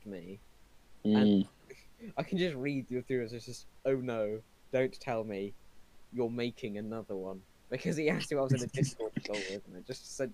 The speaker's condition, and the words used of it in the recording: None; typical speech.